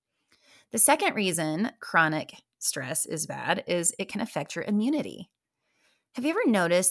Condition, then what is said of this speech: No condition.